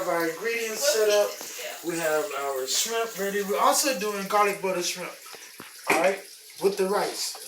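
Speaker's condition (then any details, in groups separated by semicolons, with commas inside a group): No condition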